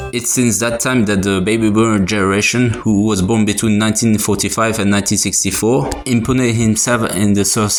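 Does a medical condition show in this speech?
No.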